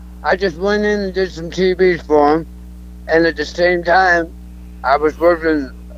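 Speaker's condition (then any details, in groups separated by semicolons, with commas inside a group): Throat cancer; cancer survivor, alive and well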